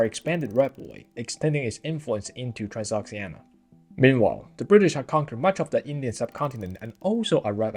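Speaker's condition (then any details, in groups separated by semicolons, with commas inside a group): No condition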